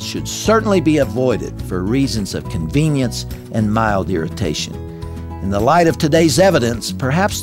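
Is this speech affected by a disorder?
No.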